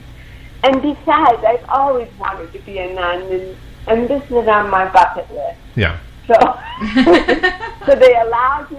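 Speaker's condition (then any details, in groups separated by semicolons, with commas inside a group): Cerebral palsy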